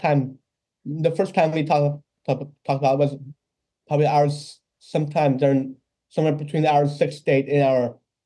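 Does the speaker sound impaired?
Yes: Down syndrome; congenital, lifelong; age 26.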